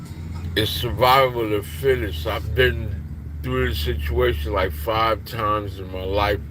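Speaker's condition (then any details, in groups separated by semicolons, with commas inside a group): Slurred speech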